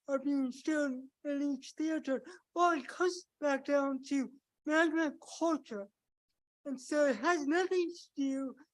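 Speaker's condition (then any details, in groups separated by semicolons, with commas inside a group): Cerebral palsy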